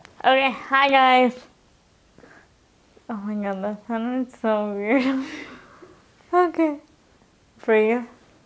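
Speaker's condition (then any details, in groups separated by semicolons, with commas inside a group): Cerebral palsy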